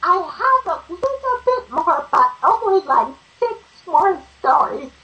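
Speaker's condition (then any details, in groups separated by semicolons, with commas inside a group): Ataxia; ataxia after brainstem malformation bled, brain hemorrhage and surgery, onset age 36 with facial tingling, numbness; about 5 years since onset, shakes when attempting tasks, still practices standing daily, writing physically challenging; lost speech and swallowing after hemorrhage, relearned both through speech therapy, memory and cognition intact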